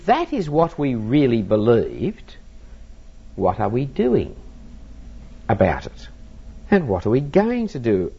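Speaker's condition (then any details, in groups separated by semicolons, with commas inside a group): No condition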